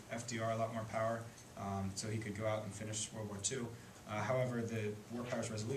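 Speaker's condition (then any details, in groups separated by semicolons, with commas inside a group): No condition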